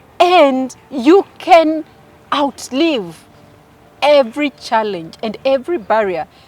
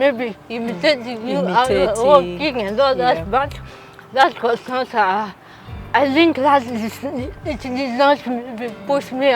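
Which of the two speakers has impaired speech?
The second: cerebral palsy; from birth.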